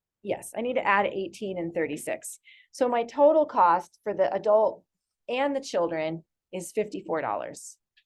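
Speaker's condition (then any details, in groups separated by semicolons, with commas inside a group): No condition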